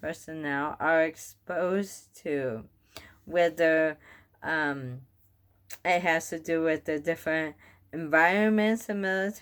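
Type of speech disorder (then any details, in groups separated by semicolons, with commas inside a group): Bulbar dysarthria; bulbar onset ALS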